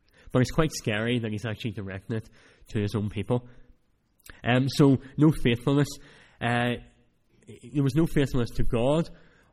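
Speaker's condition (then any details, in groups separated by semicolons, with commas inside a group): Cleft palate; speech not that clear at times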